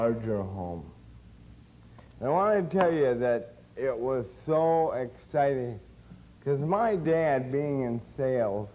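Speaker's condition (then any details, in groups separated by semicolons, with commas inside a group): Cerebral palsy; since birth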